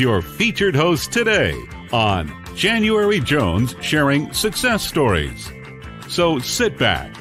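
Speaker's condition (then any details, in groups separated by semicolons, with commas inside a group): No condition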